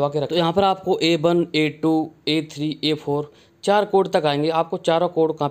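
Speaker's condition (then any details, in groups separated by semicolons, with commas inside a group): No condition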